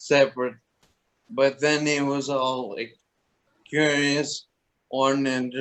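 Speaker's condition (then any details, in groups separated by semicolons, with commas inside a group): Toxic leukoencephalopathy, locked-in syndrome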